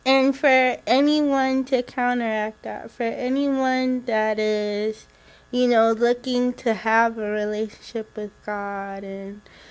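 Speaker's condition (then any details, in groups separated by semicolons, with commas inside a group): Cerebral palsy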